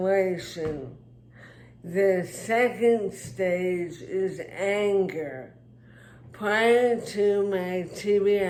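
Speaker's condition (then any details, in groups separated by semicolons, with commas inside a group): Traumatic brain injury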